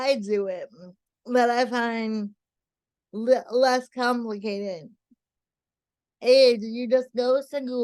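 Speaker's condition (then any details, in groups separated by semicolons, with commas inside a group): Cerebral palsy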